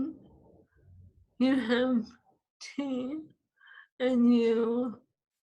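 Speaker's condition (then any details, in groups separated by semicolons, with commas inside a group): ALS; swallowing lost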